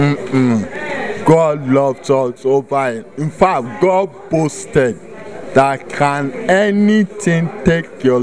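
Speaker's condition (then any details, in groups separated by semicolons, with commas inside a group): Cerebral palsy; affects movement and muscle tone; adult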